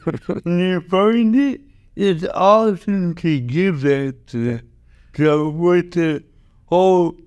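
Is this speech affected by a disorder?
Yes: cerebral palsy.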